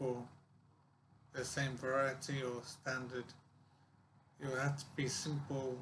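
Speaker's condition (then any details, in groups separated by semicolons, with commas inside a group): Brain injury; memory loss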